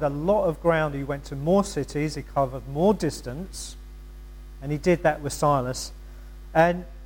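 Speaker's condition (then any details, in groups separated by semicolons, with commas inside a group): No condition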